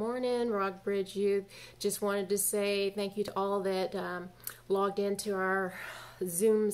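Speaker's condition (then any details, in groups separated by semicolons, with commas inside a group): No condition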